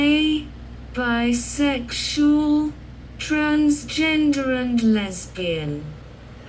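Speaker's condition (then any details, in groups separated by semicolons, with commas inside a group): Cerebral palsy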